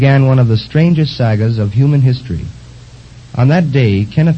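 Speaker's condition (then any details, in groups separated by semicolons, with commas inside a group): No condition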